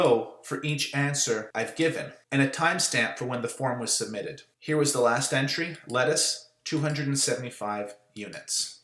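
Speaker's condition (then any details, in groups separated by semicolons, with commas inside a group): No condition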